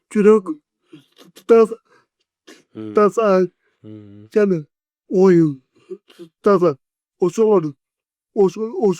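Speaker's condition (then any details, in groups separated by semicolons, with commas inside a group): Cerebral palsy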